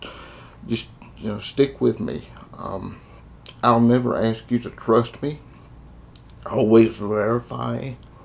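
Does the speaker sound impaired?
Yes: cerebral palsy; congenital cerebral palsy, confined to a wheelchair.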